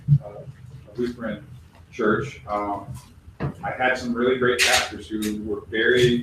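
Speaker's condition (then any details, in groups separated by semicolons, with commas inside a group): No condition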